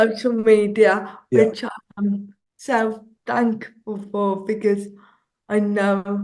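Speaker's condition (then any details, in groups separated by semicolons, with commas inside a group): Cerebral palsy; since childhood; some speech delay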